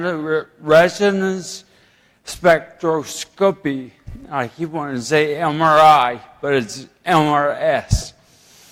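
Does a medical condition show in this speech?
Yes: ataxia; slurring and poor speech.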